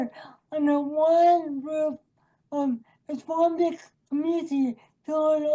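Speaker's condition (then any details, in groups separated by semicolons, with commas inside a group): Cerebral palsy; from birth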